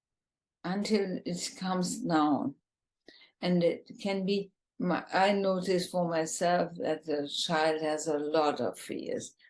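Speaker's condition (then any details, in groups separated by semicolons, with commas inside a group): ALS, bulbar form, bulbar onset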